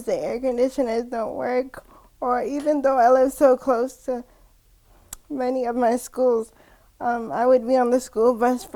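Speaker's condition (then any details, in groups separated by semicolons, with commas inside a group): Cerebral palsy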